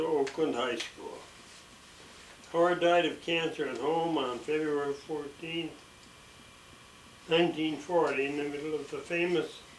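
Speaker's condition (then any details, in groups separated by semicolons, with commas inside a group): ALS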